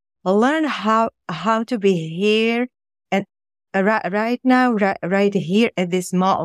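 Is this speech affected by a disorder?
Yes: stuttering; stutter since childhood, free psychotherapy with psychologist for speech from age 11 for three years; still stutters, public speaking on podcasts and shows often stressful; can speak, a year ago would have refused podcasts; here repeated sounds, repeated words.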